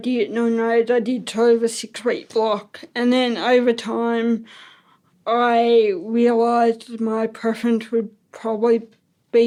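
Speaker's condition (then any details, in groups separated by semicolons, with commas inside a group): Ataxic cerebral palsy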